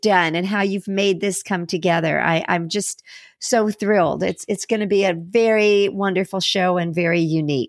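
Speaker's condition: No condition

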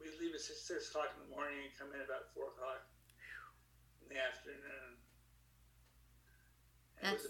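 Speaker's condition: Young onset Parkinson's disease; diagnosed at 38, first misdiagnosed as multiple sclerosis, deep brain stimulation surgery

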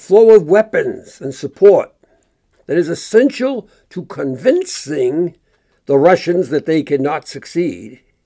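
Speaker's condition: No condition

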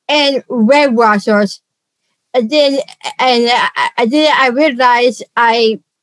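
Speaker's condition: Down syndrome; congenital, sleep apnea now in remission, no longer uses CPAP mask

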